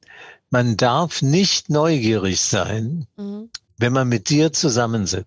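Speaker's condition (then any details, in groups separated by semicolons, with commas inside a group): Parkinson's disease; mild course so far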